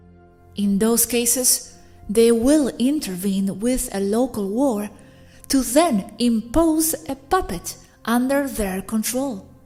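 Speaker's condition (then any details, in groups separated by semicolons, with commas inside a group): No condition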